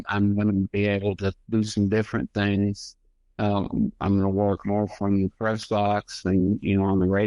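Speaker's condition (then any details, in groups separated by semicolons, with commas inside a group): Multiple sclerosis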